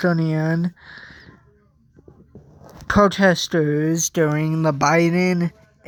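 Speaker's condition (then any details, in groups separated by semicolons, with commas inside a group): Cerebral palsy; from birth, walks with walker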